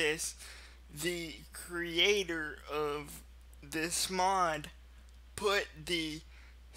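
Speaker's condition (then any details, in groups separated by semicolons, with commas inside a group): Cerebral palsy, mild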